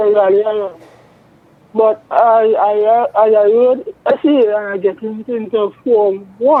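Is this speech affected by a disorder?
Yes: cerebral palsy; present from birth.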